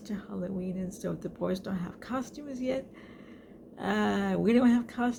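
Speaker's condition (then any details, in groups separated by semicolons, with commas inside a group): Cerebral palsy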